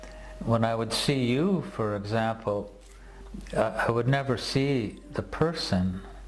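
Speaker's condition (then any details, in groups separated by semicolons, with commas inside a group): No condition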